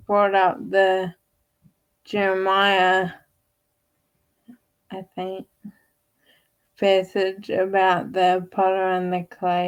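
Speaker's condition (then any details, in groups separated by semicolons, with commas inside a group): Friedreich's ataxia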